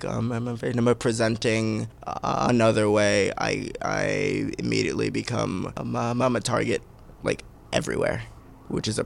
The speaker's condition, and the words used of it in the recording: Stuttering. Because I was wondering, how do you think I should handle your stutter?